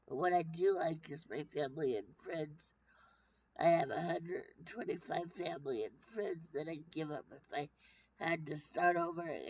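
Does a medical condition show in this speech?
Yes: brain injury.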